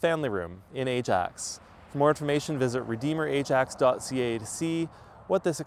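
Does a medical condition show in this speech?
No.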